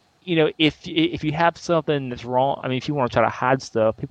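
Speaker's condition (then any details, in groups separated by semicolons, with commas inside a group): Stuttering; individual and group speech therapy, University of Alabama speech department linked; advertising stuttering to clients for several months, also disclosing at church; blocks when rushing in, less stuttering when discussing stuttering, stops and takes deep breath; repeated sounds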